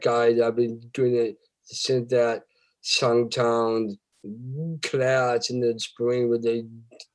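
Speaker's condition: Down syndrome

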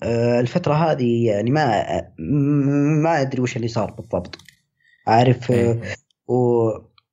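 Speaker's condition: Stuttering; onset age 10, previously largely controlled, gave presentations, spoke at Toastmasters, perfectionism possibly a contributing cause; worst period of stuttering so far, lacks willpower to work on it; difficulty communicating with people; repeated words, prolonged sounds

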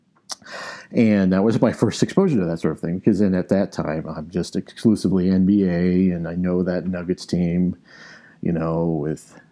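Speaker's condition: No condition

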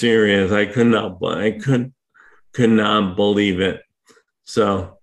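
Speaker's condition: ALS; difficulty speaking for long periods

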